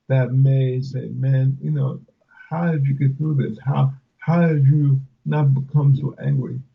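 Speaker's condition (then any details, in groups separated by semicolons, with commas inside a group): Cerebral palsy; speech affected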